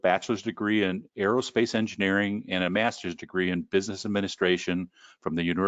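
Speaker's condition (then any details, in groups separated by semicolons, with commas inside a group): No condition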